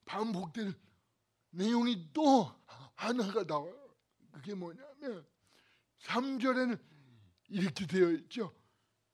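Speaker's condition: Cerebral palsy; body and bones twisted

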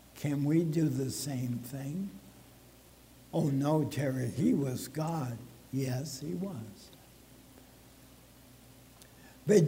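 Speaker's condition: ALS (Lou Gehrig's disease); affects speaking

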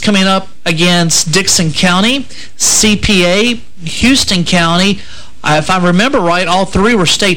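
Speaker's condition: No condition

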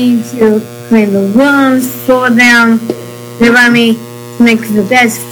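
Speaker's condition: Down syndrome

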